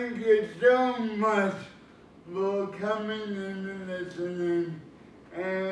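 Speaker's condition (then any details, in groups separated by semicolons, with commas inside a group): Cerebral palsy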